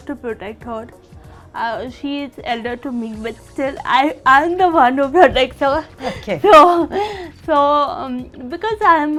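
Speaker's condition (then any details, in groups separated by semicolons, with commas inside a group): Cerebral palsy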